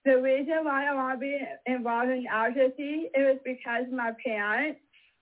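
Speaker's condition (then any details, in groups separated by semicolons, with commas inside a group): Mosaic Down syndrome; described as fully mosaic and high functioning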